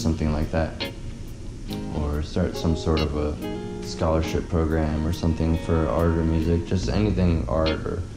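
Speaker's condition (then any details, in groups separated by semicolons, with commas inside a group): No condition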